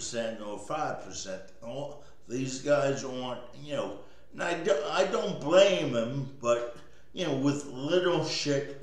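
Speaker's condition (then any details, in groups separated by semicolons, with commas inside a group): Cerebral palsy; present from birth; speech may sound drunk or drugged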